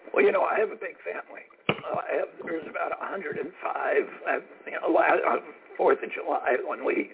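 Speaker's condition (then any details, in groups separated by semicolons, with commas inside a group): Spasmodic dysphonia; constantly raspy voice, speech seems difficult, appears to gasp for air, sounds cut off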